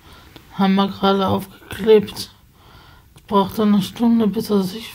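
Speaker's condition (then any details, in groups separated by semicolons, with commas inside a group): Spasticity from birth; multiple sclerosis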